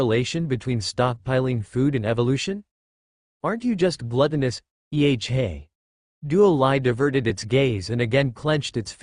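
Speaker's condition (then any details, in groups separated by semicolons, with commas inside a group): No condition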